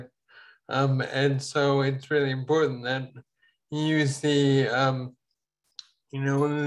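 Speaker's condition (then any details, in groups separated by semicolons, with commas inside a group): Ataxia; falls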